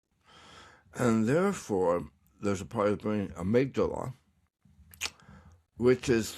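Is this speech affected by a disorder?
Yes: tongue cancer; recovering, tongue exercises.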